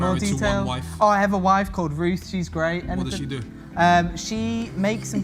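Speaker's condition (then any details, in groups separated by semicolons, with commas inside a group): No condition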